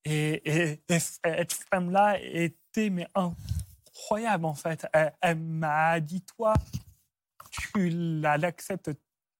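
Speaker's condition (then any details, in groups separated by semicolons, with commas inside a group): Stuttering; onset at about age 4 after grandmother's throat cancer, fluent before, once misdiagnosed as Gilles de la Tourette; no attempts to control stuttering; part-word and word repetitions, frequent euh fillers; repeated sounds, repeated words, blocks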